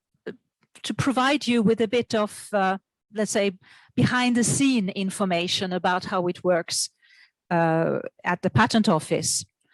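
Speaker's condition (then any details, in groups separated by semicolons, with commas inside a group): No condition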